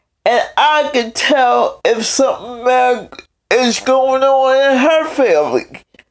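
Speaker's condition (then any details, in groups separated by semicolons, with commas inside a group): Cerebral palsy; several unnoticed strokes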